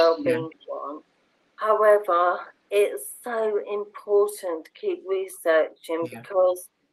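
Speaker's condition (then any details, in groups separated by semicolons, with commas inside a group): Motor neurone disease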